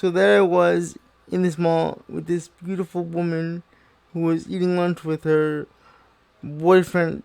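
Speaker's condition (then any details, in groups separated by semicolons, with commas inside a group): Cerebral palsy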